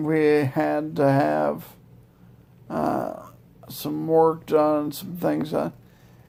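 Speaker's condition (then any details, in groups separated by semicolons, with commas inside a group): Multiple sclerosis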